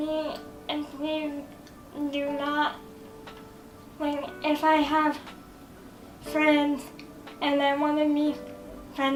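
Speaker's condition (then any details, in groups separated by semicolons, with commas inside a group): Cerebral palsy; from birth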